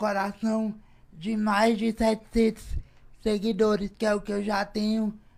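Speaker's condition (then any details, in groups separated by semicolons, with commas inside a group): Cerebral palsy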